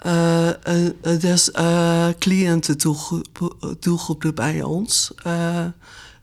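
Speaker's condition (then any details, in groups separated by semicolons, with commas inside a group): Primary progressive aphasia; underlying dementia pathology, gradually worsening, onset late 2018, diagnosed two years ago after speech recordings; needs extra time to speak, difficulty expressing what to say, struggles in unexpected situations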